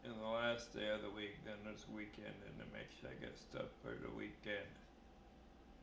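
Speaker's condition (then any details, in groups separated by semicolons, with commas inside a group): Brain injury; beating, permanent dizziness, irreversible deterioration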